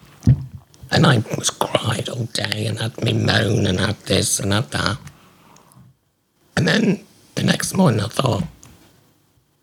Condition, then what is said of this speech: Laryngectomy. I can laugh, but obviously nothing comes out.